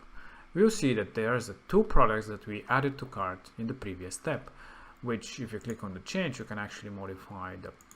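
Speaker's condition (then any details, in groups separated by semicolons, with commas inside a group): No condition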